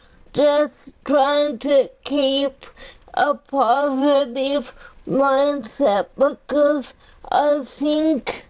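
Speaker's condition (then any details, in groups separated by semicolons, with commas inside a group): Cerebral palsy; uses a power chair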